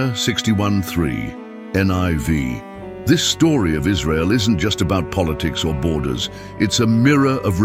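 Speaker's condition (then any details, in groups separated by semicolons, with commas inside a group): No condition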